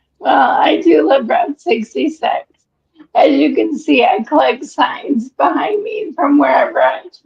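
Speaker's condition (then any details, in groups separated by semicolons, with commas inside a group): ALS; recently diagnosed, symptoms a year prior, difficulty rising; breathless after exertion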